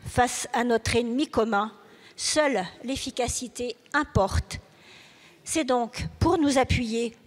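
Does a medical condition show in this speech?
No.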